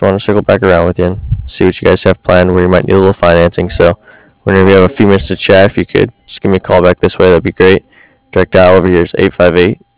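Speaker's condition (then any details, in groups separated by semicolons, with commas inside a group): No condition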